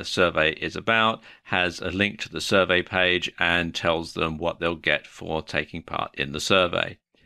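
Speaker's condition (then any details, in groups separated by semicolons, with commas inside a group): No condition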